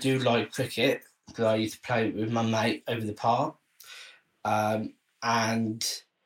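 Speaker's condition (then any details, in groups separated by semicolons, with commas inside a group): Down syndrome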